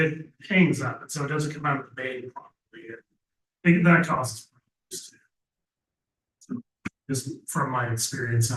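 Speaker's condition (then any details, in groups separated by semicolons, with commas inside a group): No condition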